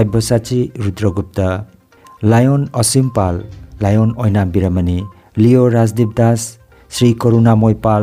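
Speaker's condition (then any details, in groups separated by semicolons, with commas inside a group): No condition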